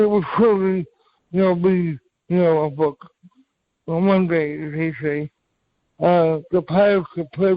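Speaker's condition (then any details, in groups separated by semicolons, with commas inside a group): Cerebral palsy; from birth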